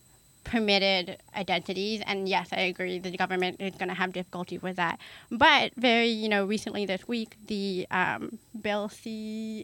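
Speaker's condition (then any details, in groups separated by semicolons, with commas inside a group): Hard of hearing; hard of hearing since age one, considered permanent; wears hearing aid, sometimes struggles to hear in conversation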